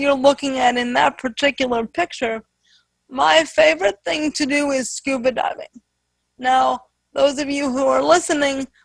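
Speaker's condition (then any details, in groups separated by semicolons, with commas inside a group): Spastic quadriplegic cerebral palsy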